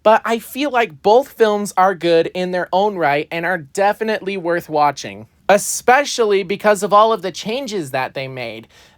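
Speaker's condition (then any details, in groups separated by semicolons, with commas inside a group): No condition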